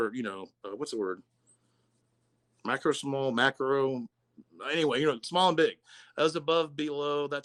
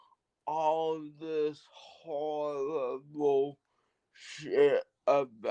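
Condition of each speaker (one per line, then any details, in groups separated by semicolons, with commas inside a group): No condition
Cerebral palsy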